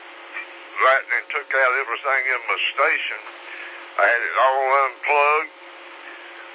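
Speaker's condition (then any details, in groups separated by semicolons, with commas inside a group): Slurred speech; stroke 3 years ago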